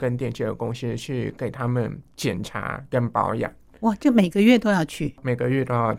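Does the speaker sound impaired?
Yes: hearing loss; hearing loss from enlarged vestibular aqueduct, long auditory-speech training with therapist 蘇心怡 into junior high, electronic hearing device; occasional vertigo, now more stable, struggles to hear in class, classmates interpret or write, avoids phone work; articulation clear enough, too fast, speeds up and loses breath when absorbed, heavy nasality, mistaken for overseas student.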